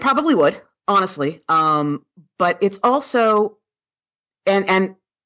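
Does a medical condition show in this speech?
No.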